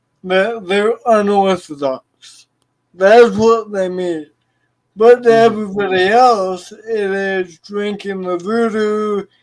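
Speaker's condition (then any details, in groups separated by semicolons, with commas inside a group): Cerebral palsy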